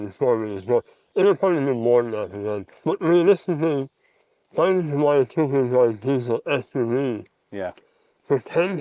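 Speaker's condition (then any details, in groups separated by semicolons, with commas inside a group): Mouth cancer surgery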